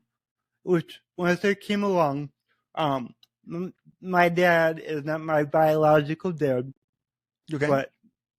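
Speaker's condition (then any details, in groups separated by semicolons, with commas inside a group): Cerebral palsy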